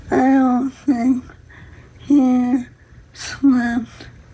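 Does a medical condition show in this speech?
Yes: ALS; cause attributed to bacterial infection, treated.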